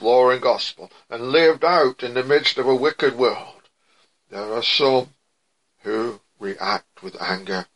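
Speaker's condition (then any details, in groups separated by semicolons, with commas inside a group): No condition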